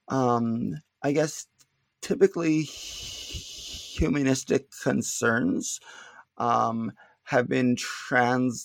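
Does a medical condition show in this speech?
Yes: stuttering; not stuttering much currently; little stuttering currently; here prolonged sounds, blocks.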